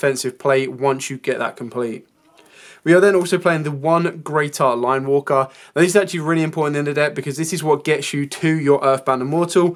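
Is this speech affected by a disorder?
No.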